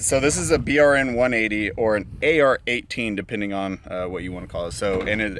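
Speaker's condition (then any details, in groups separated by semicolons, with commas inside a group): No condition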